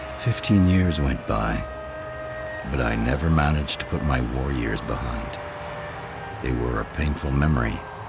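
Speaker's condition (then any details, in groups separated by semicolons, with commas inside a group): No condition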